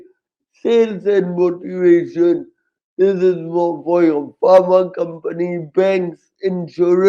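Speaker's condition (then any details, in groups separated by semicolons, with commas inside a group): Cerebral palsy, severe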